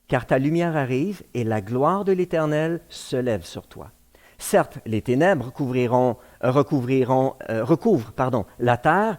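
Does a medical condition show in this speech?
No.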